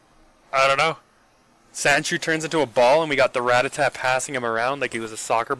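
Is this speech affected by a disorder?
No.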